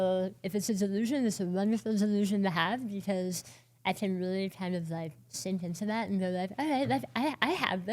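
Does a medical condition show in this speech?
Yes: oral cancer, partial glossectomy.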